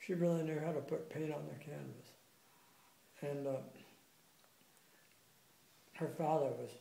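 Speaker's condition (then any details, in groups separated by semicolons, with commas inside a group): Tongue cancer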